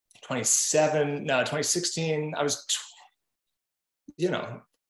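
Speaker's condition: Stutter; stutter since childhood, speech therapy as child, attended stuttering meetings in California twice in a year; stutter persisting in adulthood, audible in conversation; frequent fillers um and uh, word and phrase repetitions, coping mechanisms to hide stutter; prolonged sounds, blocks

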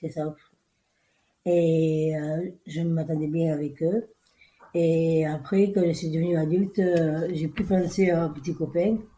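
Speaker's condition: Down syndrome; congenital

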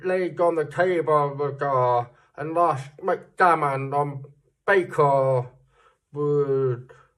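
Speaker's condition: Deafness, born deaf; mother-supported

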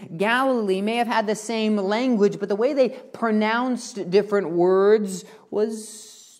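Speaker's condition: No condition

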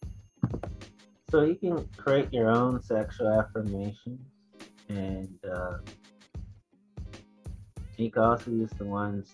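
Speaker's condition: No condition

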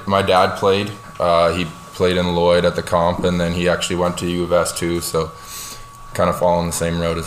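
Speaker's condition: No condition

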